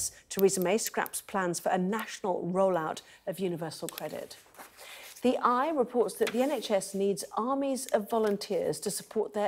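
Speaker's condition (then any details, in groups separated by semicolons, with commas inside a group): No condition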